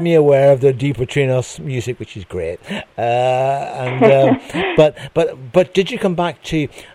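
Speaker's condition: No condition

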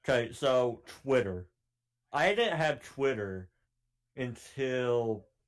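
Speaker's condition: Cleft palate; cleft palate since childhood

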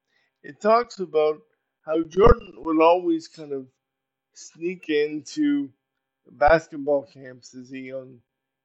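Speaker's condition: Cerebral palsy; uses power wheelchair

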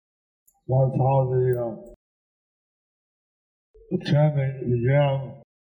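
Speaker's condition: Stroke with facial paralysis; Deva Madhava repeats speech aloud

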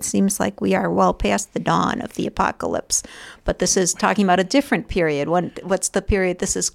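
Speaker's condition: No condition

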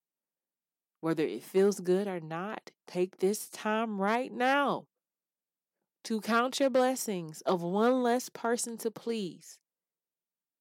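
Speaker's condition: No condition

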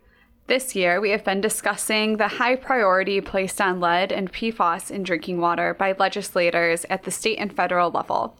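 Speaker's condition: No condition

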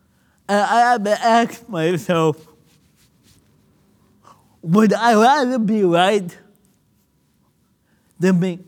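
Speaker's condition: Cerebral palsy; motor deficits

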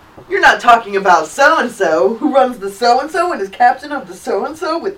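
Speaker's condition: No condition

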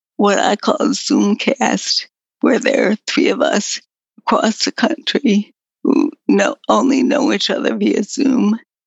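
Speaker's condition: Progressive multiple sclerosis; slowly worsening

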